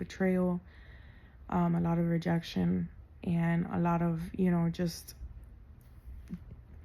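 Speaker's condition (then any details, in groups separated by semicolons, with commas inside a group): No condition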